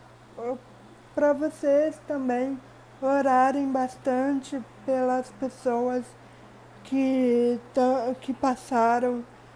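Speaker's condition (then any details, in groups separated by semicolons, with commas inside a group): Cerebral palsy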